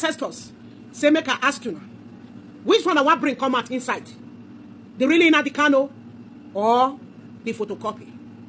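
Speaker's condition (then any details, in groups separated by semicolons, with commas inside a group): No condition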